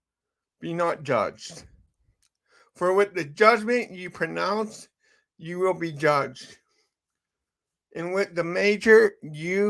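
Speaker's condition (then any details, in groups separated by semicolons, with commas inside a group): Cerebral palsy; from birth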